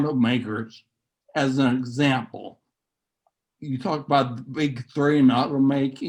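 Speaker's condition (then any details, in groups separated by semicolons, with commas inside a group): Neurological disease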